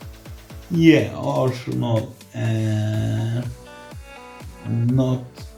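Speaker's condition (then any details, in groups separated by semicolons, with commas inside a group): Multiple sclerosis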